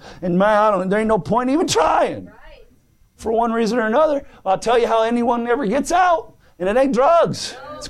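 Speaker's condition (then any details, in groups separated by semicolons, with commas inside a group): No condition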